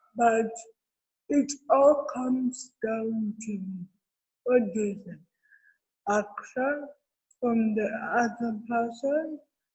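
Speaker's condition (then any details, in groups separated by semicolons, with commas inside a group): Cerebral palsy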